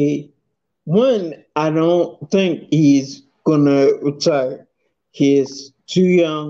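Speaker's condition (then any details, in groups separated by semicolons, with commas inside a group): Multiple sclerosis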